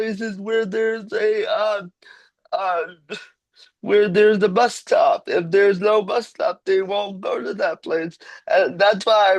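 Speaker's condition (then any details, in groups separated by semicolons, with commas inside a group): Cerebral palsy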